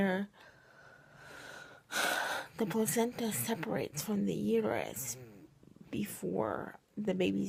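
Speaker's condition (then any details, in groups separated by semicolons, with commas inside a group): Cerebral palsy, triplegia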